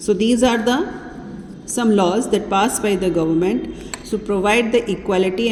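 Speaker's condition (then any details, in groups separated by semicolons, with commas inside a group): No condition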